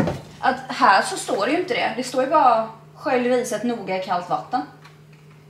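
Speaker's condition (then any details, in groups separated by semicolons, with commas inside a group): No condition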